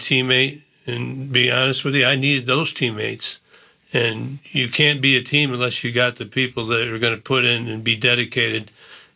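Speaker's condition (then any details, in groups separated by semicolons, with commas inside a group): Parkinson's disease; first symptom hand cramping while still broadcasting, diagnosed about 11 years ago, progressive over years; later stage with drooling; once could not speak on live tv, diagnosed 2 days later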